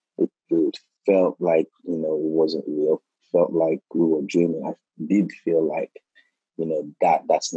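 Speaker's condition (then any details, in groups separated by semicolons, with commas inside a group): No condition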